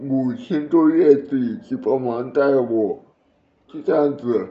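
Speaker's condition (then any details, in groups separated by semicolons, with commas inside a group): Cerebral palsy; diagnosed in infancy at provincial hospital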